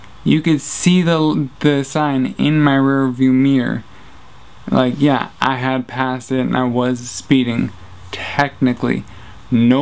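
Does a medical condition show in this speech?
Yes: traumatic brain injury.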